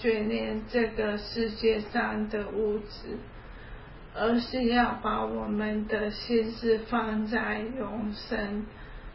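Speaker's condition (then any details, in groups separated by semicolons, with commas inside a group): ALS; onset about three years ago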